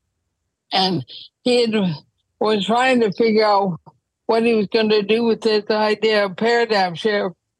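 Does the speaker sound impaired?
Yes: ALS; symptoms about nine years before diagnosis, wheelchair use when traveling; diagnosed last fall, changing and expanding needs for multi-specialist medical care.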